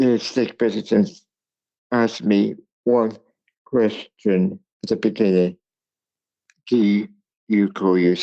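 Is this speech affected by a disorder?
Yes: cerebral palsy.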